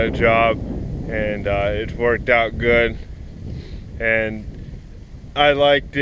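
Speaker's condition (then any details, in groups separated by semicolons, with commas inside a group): Cerebral palsy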